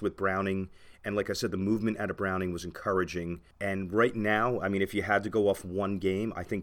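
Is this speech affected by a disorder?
No.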